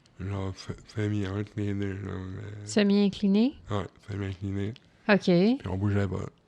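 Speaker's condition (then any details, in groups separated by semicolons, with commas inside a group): Cerebral palsy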